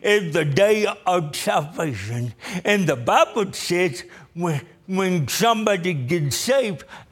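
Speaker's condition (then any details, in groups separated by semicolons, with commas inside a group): Cerebral palsy; born dead for 18 minutes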